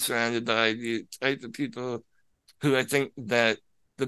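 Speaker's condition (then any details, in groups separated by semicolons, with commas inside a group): Spinal muscular atrophy; wheelchair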